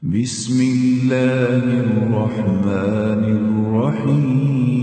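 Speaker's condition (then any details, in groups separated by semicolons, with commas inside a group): No condition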